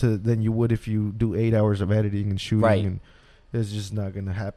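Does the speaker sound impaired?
No.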